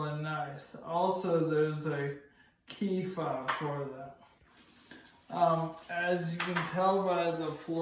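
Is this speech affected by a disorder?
Yes: ALS; starting to lose voice.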